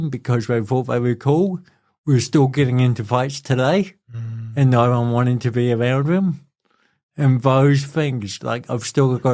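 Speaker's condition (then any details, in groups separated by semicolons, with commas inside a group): Cerebral palsy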